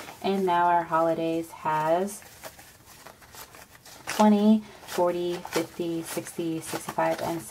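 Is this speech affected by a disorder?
No.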